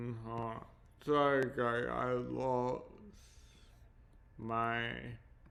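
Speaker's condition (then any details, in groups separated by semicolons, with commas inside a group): Cerebral palsy; speech impairment from condition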